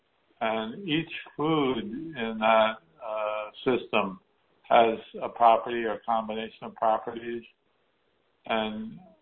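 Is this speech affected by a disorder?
Yes: Parkinson's.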